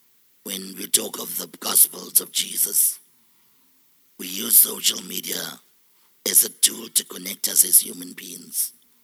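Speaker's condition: Total laryngectomy; total laryngectomy for very rare deep laryngeal cancer, first in South Africa, breathes through neck; relearned speech, formerly artificial robotic voice like Stephen Hawking, speaking about 18 months, self-described sexy voice

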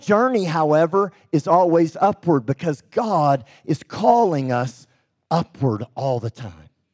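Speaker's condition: Cleft lip and palate; has preached in over 50 nations

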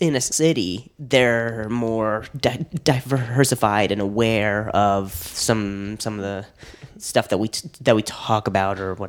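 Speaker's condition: Stutter; frequent word, phrase and part-word repetitions during conversation; repeats words, phrases and initial sounds; repeated sounds, repeated words

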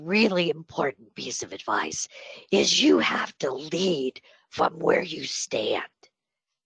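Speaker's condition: Spasmodic dysphonia; treated with Botox; breathy voice from Botox treatment, sounds like Marilyn Monroe

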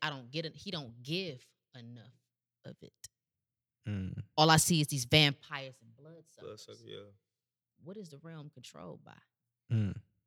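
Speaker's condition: No condition

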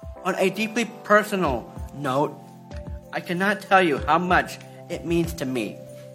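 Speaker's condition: Down syndrome; intellectual disability, processes information more slowly

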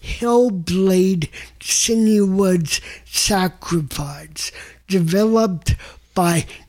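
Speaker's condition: Cerebral palsy; developmental

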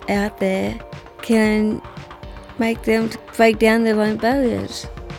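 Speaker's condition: Down syndrome; learning difficulty; age 38

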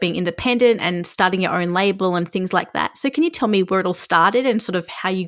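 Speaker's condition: No condition

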